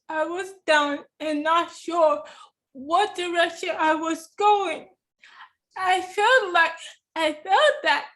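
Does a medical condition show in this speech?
Yes: cerebral palsy; affects hand, hand tremor.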